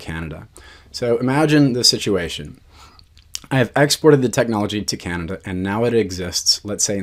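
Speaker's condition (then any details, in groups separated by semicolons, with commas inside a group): No condition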